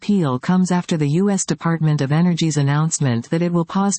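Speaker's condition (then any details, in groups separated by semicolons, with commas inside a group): No condition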